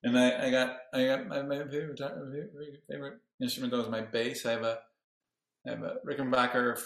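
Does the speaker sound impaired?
Yes: Parkinson's disease; hard on voice, needs about two weeks of singing practice to regain voice.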